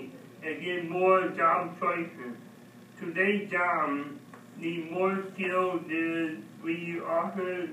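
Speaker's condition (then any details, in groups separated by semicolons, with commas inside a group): Mild cerebral palsy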